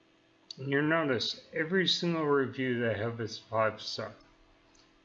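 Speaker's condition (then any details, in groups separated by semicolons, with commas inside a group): Neurological disease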